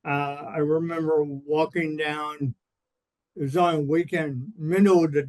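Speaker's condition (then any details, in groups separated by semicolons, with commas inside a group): Cerebral palsy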